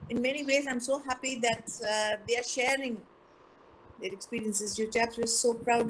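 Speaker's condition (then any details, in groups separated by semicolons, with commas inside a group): No condition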